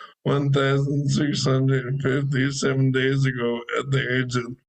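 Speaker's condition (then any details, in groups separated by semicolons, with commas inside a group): ALS; onset left hand weakness, fasciculations, cramping, speech affected; about 4 years since diagnosis, stem cell treatment, walks with assistance; early slurred speech, choking on thin liquids, now clear, breathing strong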